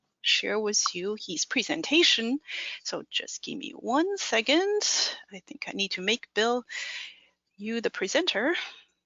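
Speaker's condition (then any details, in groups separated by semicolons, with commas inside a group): No condition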